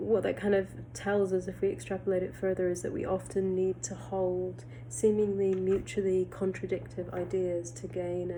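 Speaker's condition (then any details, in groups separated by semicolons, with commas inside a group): No condition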